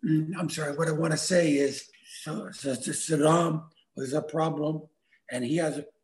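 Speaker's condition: Aphasia after stroke; aphasia caused by stroke; ongoing recovery, gradual daily progress; cannot yet talk at pre-stroke level, early on only a few words over speakerphone

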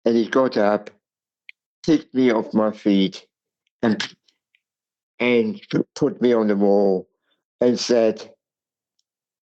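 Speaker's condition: Cerebral palsy; speech impairment

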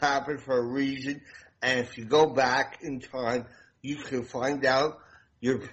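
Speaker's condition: Damaged voice box; at least 25 years ago

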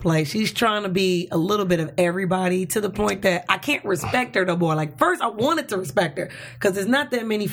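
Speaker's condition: No condition

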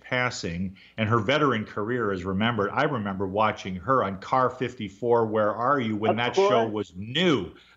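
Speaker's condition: No condition

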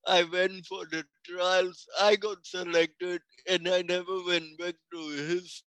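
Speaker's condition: Cerebral palsy; from birth, breech birth complications, affects walking, speech and coordination, not mentally affected, no cure

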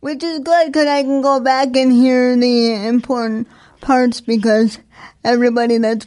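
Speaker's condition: Spastic quadriplegic cerebral palsy, severe; lack of brain oxygen at birth, born 3 months premature, birth weight 1 pound 14 ounces, all muscles very tight; tightness audible in voice, attributed to excitement, able to talk unlike many with severe CP

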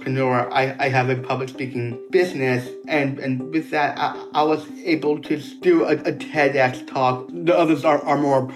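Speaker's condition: Down syndrome; genetic, third copy of chromosome 21

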